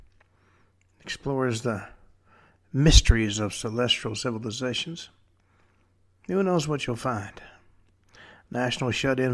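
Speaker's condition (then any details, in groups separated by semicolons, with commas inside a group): No condition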